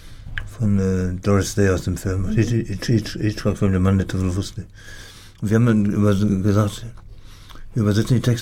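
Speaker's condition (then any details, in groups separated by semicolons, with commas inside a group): Parkinson's disease; fine motor decline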